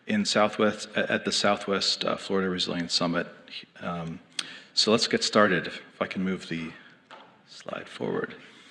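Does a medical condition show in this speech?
No.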